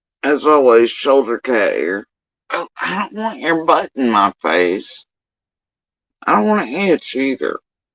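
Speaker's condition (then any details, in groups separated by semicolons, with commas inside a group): Facial paralysis after surgery; tongue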